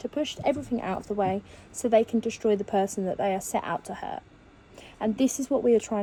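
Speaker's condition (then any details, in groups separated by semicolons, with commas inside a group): No condition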